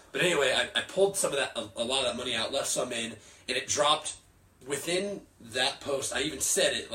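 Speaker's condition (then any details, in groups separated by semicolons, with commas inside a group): No condition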